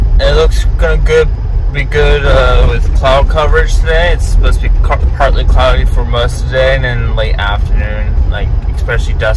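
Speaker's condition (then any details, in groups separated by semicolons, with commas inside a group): No condition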